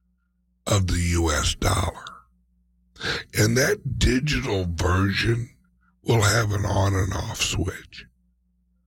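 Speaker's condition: Speech impediment, mild; slight speech impediment

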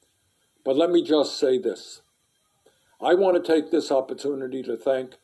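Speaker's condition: No condition

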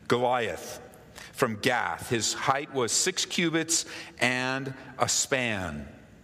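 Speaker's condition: No condition

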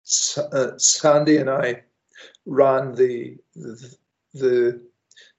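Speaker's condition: Stammer; restrictive through life until Maguire speech recovery program about 21 years ago; since Maguire program able to give public, after-dinner, wedding and funeral speeches; says currently pretty sloppy, not best example of Maguire program; repeated sounds, repeated words, prolonged sounds

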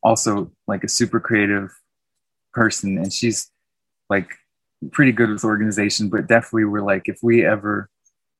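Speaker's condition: No condition

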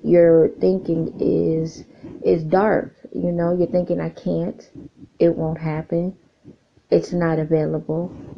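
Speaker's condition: No condition

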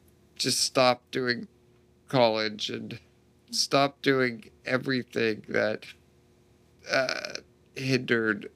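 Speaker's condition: Duchenne muscular dystrophy; no family history

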